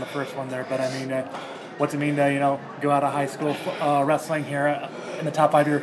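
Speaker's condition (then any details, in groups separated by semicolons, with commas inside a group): No condition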